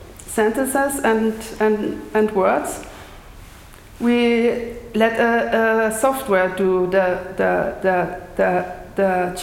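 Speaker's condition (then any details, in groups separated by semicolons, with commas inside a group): Stuttering; lifelong stutter, neurological, speech therapy, countless therapists and doctors, teen jaw, belly, leg cramps suppressing; audibly stuttering during lecture performance, amount varies day to day; stutters on own name, smooth circular repetitions, silent blocks, slower than fluent speakers; repeated sounds, repeated words, prolonged sounds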